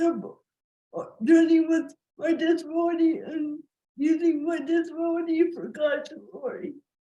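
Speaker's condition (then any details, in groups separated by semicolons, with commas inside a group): Cerebral palsy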